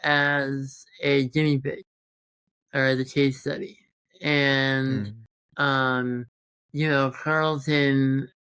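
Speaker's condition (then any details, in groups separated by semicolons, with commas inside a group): Congenital muscular dystrophy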